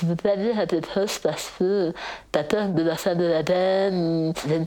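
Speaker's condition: Total glossectomy; base of tongue cancer, ventilator via tracheostomy, temporary laryngectomy

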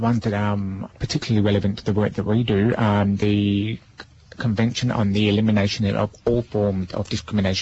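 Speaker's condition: Deafness; cannot hear music

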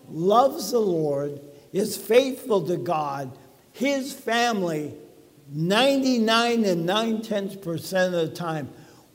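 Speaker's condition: ALS; talking a little bit funny

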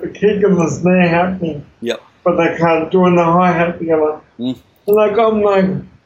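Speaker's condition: Cerebral palsy; congenital, wheelchair user

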